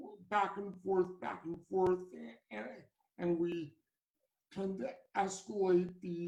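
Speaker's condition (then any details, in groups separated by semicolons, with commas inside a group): Cerebral palsy; from birth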